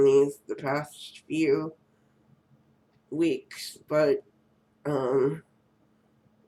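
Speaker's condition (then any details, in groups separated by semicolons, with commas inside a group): Cerebral palsy; first word not said quite right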